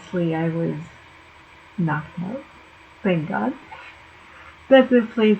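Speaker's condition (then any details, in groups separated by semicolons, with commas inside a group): Cerebral palsy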